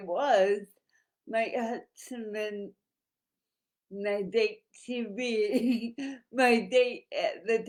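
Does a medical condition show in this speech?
Yes: cerebral palsy; noticeably affected speech.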